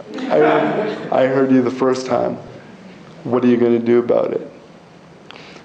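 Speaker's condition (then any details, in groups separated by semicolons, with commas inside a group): Cerebral palsy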